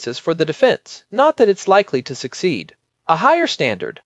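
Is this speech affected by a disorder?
No.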